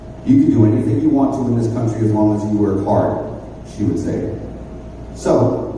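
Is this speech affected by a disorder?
No.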